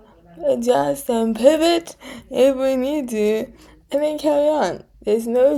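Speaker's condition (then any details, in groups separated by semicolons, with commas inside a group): Cerebral palsy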